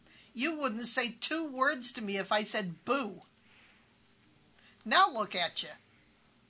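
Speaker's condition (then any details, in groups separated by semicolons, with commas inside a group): No condition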